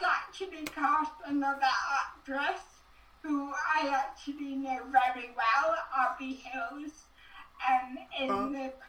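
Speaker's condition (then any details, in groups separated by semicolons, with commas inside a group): Cerebral palsy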